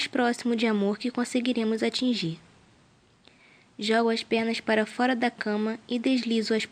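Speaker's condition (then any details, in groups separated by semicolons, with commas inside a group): No condition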